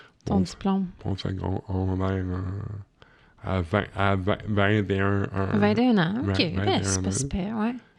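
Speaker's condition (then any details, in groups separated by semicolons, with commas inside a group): Cerebral palsy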